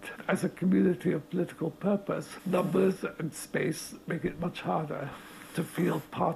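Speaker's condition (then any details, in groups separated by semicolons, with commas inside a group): Motor neurone disease; breathing aid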